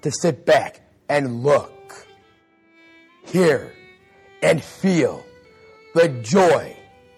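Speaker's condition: Down syndrome; public speaking training through Special Olympics Global Messenger program

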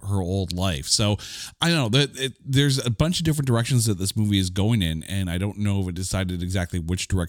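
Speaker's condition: No condition

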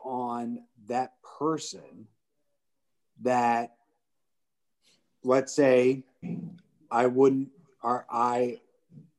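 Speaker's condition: Aphasia; says unintended words without noticing

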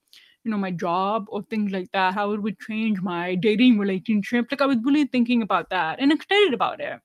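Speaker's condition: Deafness, 99% hearing loss, severe

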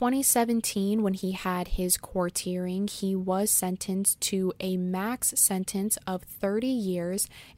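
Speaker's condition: No condition

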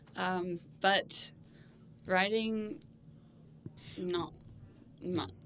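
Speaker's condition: Aphasia; aphasia caused by stroke, onset in twenties; struggles with speech, short fragmented phrases, word-finding difficulty

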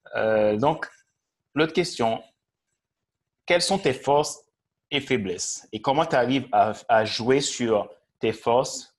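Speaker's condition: No condition

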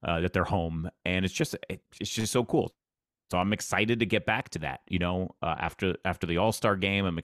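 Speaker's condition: No condition

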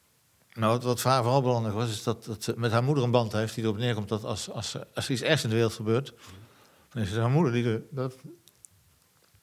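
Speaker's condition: Parkinson's disease; heading toward invalidity

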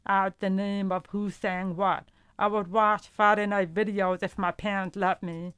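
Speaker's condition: Profound deafness; hears vowels but not consonants

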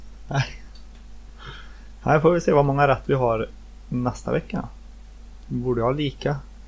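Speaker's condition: No condition

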